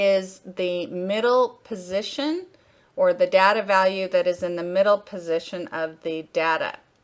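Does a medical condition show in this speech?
No.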